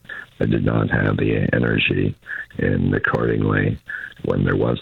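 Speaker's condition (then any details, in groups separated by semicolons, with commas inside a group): Throat cancer; throat cancer as fifth bout of cancer; voice affected by throat cancer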